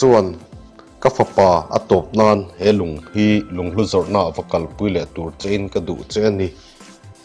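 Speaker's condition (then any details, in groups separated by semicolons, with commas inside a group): No condition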